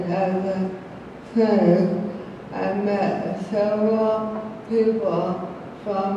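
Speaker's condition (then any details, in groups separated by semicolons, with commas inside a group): ALS; ALS accent, speaks very slowly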